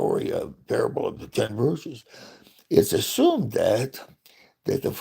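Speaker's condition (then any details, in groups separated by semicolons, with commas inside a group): Parkinson's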